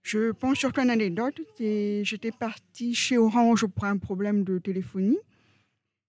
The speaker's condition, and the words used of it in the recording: Deafness. M'entendent, me disent « Ah, vous êtes d'origine étrangère, vous venez d'étranger. »